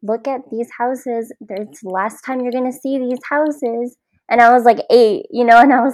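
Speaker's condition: Cleft palate; congenital

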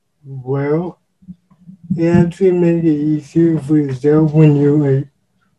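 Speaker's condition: Cerebral palsy; uses wheelchair

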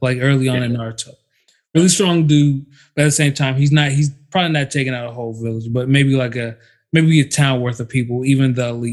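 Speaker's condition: No condition

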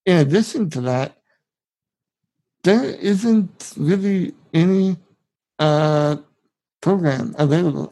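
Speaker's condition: Spinal muscular atrophy, severe; genetic

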